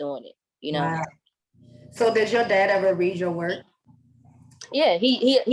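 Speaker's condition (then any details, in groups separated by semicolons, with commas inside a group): No condition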